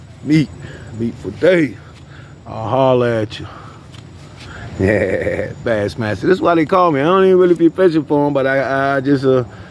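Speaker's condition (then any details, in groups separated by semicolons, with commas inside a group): No condition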